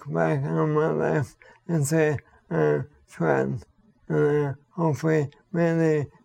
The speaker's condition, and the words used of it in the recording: ALS (motor neuron disease). It's already nearly robbed him of his ability to walk and his ability to speak.